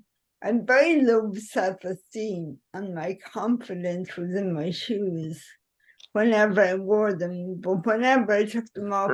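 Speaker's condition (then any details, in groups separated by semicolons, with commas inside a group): Cerebral palsy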